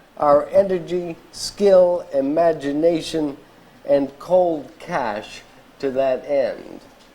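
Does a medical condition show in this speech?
Yes: ALS; diagnosed eight years ago, at age 35.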